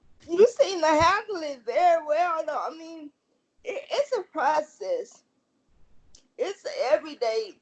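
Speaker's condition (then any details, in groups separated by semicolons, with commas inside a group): Cerebral palsy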